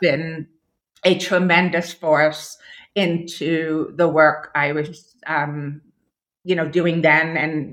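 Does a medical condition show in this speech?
Yes: deafness; born with moderate to severe hearing loss, diagnosed as toddler, hearing aids, then esteem implant.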